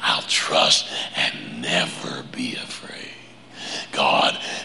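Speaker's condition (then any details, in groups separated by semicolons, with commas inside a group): Laryngeal cancer; prior chemo and radiation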